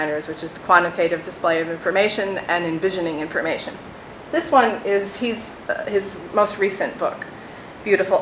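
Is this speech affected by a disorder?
No.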